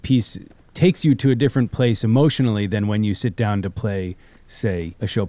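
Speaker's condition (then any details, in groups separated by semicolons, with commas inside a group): No condition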